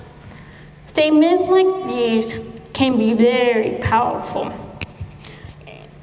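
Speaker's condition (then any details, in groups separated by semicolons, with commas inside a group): Cerebral palsy; speech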